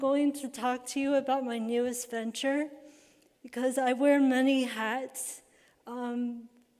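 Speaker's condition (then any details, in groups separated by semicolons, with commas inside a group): Cerebral palsy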